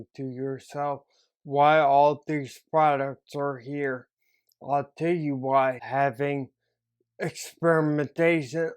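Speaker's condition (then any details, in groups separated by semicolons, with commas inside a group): Neurological disability (takes dalfampridine)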